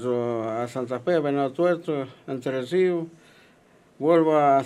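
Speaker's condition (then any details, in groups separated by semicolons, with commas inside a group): Parkinson's disease; no tremor now, Levocar one daily, treated by Dr. Michile of Buenos Aires, long-distance cycling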